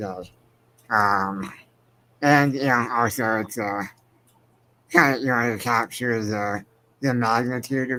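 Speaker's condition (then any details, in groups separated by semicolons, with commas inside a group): Spinal muscular atrophy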